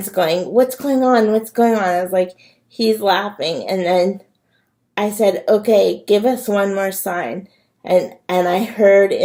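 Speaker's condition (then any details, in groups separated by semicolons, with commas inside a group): Cerebral palsy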